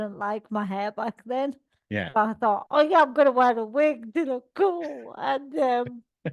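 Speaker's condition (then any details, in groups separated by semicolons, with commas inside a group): Cerebral palsy; all four limbs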